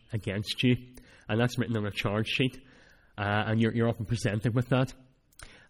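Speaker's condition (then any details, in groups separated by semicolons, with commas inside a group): Cleft palate; cleft palate since childhood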